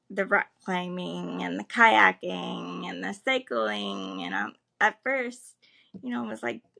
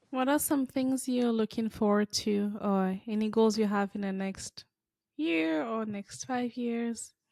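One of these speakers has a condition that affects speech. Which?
The first: cerebral palsy; spastic legs, premature birth breathing problems; cannot walk, physical and occupational therapy; able to speak.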